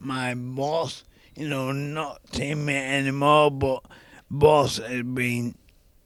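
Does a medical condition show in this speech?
Yes: ALS; young onset.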